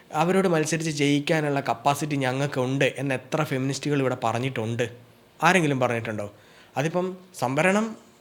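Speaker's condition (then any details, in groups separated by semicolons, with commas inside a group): No condition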